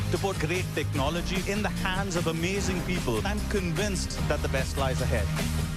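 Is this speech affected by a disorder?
No.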